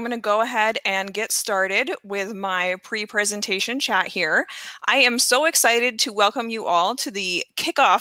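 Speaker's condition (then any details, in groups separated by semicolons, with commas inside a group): No condition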